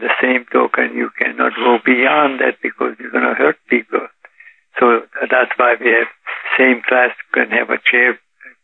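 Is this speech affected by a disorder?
Yes: Parkinson's disease; Parkinson's detected about 8 years ago, now 84, daily yoga practice and 3-mile walks credited.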